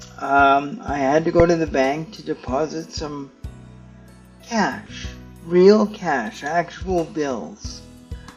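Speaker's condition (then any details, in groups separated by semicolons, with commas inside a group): Cerebral palsy; stiff muscles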